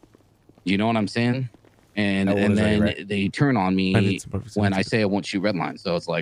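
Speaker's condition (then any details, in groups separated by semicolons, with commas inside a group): No condition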